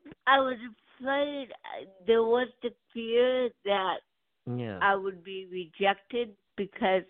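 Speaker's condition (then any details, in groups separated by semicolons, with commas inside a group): Cerebral palsy; birth onset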